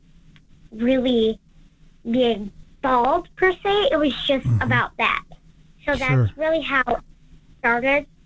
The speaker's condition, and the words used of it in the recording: Cleft palate. This little girl is the most eloquent, inspirational little kid I've heard ever.